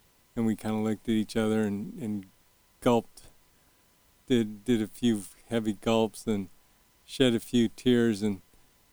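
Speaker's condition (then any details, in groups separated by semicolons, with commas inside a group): Early onset Parkinson's; young onset Parkinson's, onset around age 40, Medtronic deep brain stimulation implant, two 3-inch brain probes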